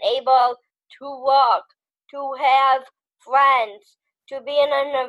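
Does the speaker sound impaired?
Yes: Down syndrome.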